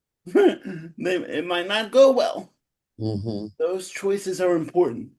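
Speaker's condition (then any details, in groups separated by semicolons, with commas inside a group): Cerebral palsy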